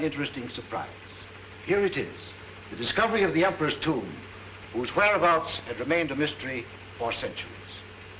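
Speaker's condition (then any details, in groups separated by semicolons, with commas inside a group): No condition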